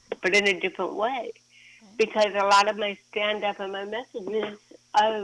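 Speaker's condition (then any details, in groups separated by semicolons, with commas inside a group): Cerebral palsy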